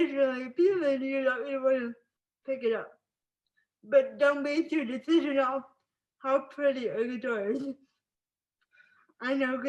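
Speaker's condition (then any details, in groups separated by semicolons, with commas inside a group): Spastic cerebral palsy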